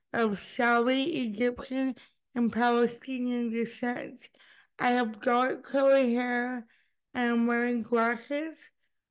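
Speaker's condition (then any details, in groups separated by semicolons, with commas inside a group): Cerebral palsy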